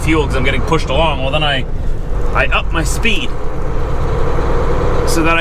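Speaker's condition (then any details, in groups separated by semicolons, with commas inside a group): No condition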